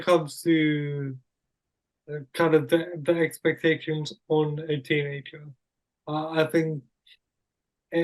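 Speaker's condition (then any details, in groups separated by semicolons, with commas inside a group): Cerebral palsy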